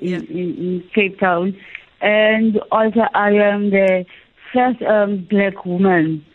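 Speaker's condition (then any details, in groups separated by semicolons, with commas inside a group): Cerebral palsy; from birth, affects movement and speech; listeners sometimes do not understand, speaks slowly, checks listeners hear clearly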